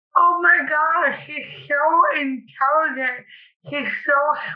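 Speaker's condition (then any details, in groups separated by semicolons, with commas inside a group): Cerebral palsy; cerebral palsy since childhood, past operations; speech noticeably affected, listeners wrongly judge intelligence from speech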